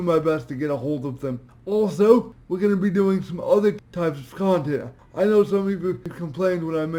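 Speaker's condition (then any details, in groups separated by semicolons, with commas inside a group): Cerebral palsy; some facial muscles mildly weak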